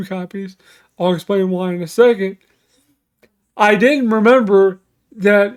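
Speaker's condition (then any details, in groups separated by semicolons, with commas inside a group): Cerebral palsy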